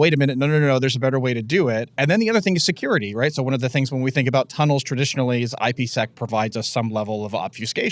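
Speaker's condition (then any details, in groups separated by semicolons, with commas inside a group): No condition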